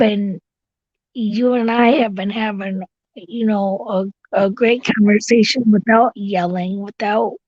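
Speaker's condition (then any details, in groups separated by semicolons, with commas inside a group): Cerebral palsy; tracheotomy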